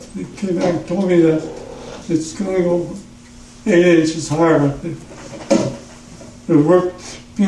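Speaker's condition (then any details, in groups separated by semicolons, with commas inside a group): Parkinson's; trouble in the throat while speaking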